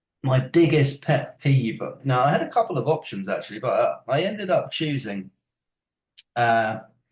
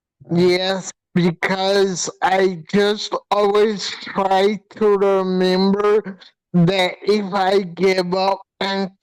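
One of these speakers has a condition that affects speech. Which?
The second: hydrocephalus with shunt failure; congenital hydrocephalus, shunt failure, 12 brain surgeries, two VP shunts; physio, poor balance, wheelchair or walker, not degenerative, improving; speech affected, self speech therapy, uses artificial voice sometimes.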